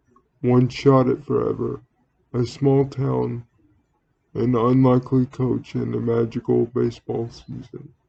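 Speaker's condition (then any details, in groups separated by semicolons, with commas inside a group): Cerebral palsy; wheelchair user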